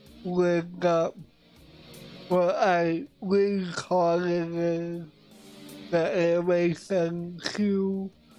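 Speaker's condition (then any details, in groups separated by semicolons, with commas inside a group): Cerebral palsy; affects voice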